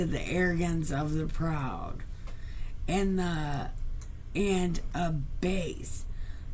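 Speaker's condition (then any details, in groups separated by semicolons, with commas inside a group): Brain injury; right side numb including tongue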